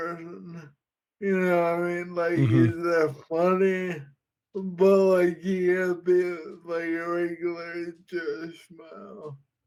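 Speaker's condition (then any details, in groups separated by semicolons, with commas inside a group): Friedreich's ataxia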